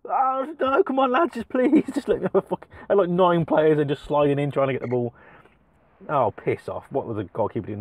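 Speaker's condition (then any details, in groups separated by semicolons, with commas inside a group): No condition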